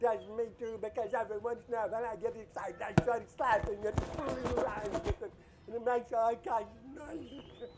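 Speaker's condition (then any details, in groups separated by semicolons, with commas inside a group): Deafness, acquired at age 5 from German measles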